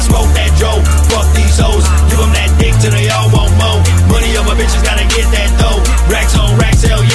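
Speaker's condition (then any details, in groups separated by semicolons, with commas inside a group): No condition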